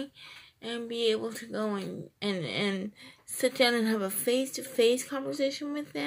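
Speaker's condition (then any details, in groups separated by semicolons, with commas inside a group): Cerebral palsy, triplegia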